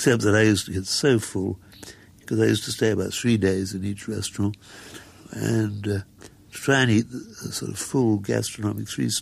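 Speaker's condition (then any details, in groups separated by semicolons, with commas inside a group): Muscular dystrophy; progressive, wheelchair user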